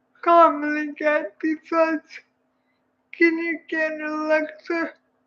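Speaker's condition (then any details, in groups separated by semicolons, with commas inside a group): Cerebral palsy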